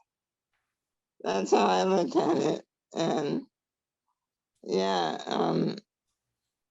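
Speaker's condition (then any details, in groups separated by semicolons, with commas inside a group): Traumatic brain injury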